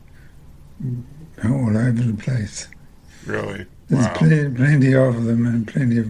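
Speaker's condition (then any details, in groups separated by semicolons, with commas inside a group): Multiple system atrophy; progressing for months, speech therapy; voice declining fast, voice banked, suspected vocal cord paralysis affecting breathing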